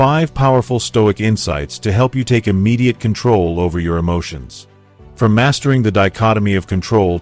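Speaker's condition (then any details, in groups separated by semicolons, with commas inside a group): No condition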